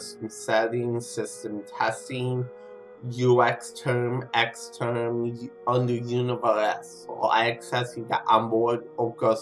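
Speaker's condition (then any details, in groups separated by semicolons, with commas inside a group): Cerebral palsy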